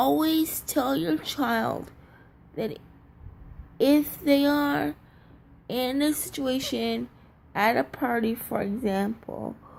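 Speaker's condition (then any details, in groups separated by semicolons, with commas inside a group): Cerebral palsy, triplegia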